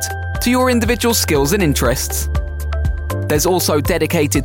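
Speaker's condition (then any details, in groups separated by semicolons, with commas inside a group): No condition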